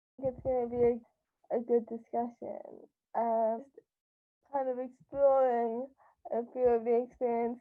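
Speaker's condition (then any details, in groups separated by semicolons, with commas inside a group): Cerebral palsy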